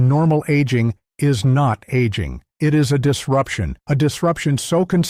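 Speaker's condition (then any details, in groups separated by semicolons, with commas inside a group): No condition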